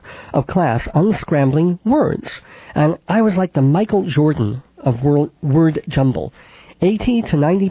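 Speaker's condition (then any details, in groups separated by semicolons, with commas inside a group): Cleft palate with lisp, cleft lip and palate, mild; therapy with Mrs. Adler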